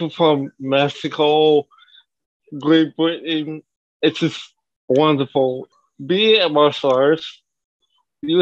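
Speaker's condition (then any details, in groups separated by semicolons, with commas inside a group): Cerebral palsy; present from birth, lower limbs affected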